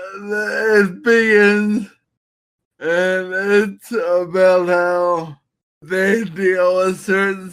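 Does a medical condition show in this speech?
Yes: Friedreich's ataxia.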